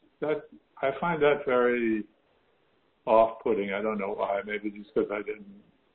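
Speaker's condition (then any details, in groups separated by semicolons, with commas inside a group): Parkinson's disease; physical therapy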